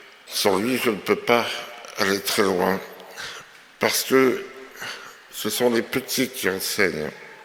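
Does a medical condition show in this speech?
Yes: myopathy.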